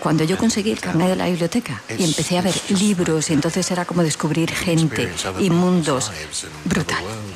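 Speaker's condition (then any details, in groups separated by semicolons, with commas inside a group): No condition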